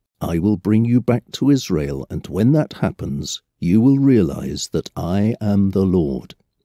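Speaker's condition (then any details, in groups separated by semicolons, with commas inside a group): No condition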